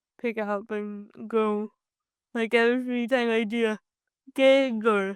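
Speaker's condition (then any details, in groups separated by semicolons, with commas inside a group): Cerebral palsy; from birth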